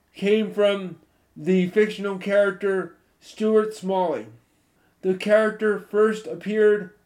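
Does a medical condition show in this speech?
Yes: cerebral palsy; cerebral palsy since childhood, walks with crutches.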